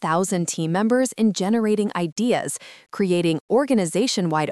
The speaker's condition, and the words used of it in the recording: No condition.